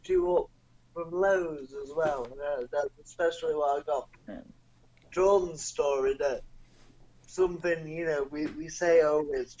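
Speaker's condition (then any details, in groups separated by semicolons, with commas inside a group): Cerebral palsy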